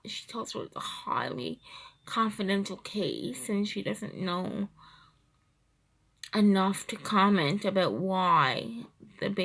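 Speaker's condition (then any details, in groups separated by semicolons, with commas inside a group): Cerebral palsy, triplegia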